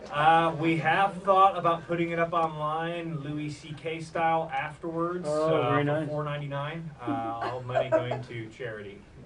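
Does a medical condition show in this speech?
No.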